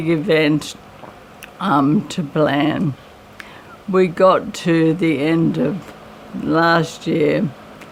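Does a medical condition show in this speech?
Yes: MND; voice slightly raspy.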